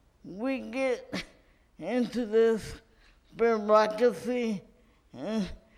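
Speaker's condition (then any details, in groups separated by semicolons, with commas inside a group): Cerebral palsy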